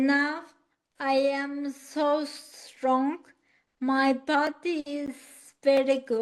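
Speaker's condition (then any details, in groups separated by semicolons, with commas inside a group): Acquired ataxia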